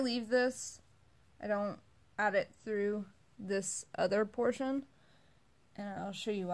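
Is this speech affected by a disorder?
No.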